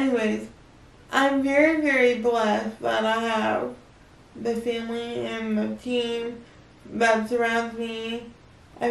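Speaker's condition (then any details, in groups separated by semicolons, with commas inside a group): Cerebral palsy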